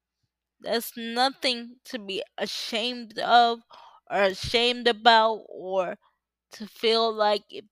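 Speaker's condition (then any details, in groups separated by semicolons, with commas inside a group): Cerebral palsy; uses power wheelchair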